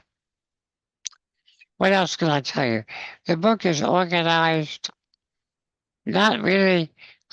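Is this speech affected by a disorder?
Yes: spinal muscular atrophy.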